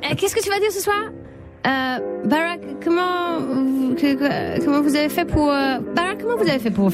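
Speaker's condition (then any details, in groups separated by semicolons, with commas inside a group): No condition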